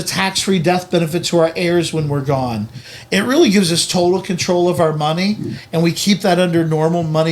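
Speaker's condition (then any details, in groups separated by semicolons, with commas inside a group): No condition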